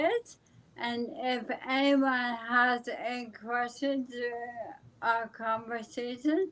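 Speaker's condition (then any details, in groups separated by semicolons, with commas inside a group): ALS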